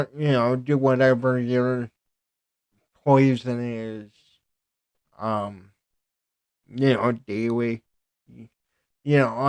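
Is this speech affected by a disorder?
Yes: cerebral palsy; present from birth.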